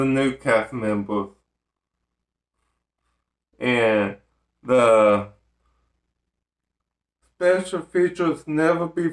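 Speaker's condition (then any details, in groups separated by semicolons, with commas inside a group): Ataxic cerebral palsy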